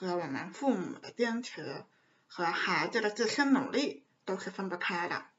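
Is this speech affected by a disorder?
Yes: congenital severe deafness; hearing aids and cochlear implant, relies on visual communication.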